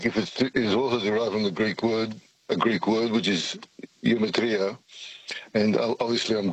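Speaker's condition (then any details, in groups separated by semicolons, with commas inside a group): Parkinson's; jittery, attributed by speaker to Parkinson's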